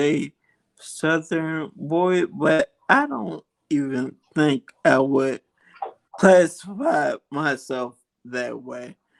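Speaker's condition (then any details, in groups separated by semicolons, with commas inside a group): Multiple sclerosis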